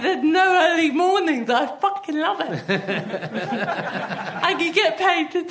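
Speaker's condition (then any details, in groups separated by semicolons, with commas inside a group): Athetoid cerebral palsy; with myotonia and ataxia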